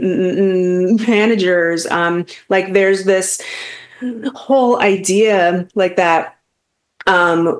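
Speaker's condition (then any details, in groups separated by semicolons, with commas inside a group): Stuttering; lifelong stuttering; long-standing fear of talking, past avoidance of carrying conversations, stuttering held back career; prolonged sounds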